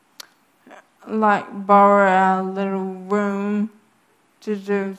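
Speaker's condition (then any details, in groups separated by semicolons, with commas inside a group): Friedreich's ataxia; cannot speak if quiet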